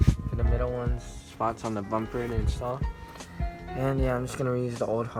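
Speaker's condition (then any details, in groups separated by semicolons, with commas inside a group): No condition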